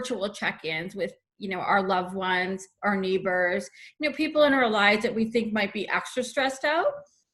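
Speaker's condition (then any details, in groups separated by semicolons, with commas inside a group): No condition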